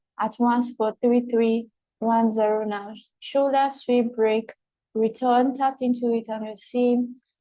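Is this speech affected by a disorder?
No.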